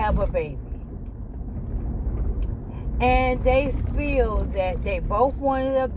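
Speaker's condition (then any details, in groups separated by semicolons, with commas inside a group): ALS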